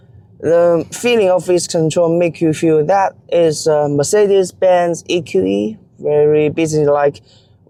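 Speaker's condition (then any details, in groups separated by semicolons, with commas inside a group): No condition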